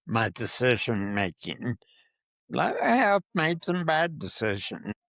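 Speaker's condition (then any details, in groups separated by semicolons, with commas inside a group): Parkinson's disease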